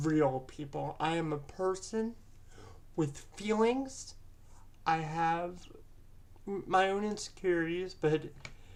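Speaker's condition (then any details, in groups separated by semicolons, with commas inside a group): Cerebral palsy; present from birth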